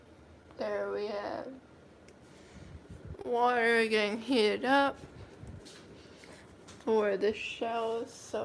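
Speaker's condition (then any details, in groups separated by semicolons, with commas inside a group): Cerebral palsy, mild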